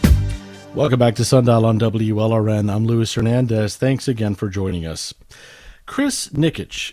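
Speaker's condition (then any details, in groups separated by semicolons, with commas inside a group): No condition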